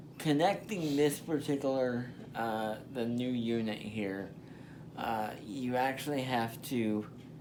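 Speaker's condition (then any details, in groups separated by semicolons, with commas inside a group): Spastic diplegia cerebral palsy; spastic diplegia, manual wheelchair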